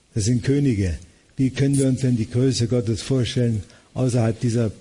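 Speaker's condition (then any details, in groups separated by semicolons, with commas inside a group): Parkinson's disease; hand tremor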